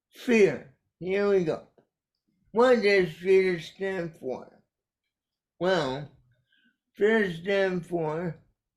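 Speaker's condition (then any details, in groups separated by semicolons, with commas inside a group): Cerebral palsy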